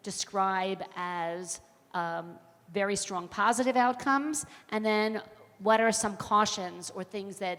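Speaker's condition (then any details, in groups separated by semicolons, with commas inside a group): No condition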